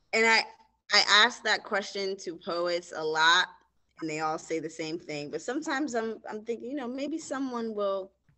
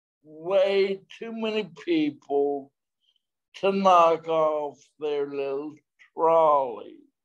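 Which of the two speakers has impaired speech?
The second: traumatic brain injury; almost 40 years since injury.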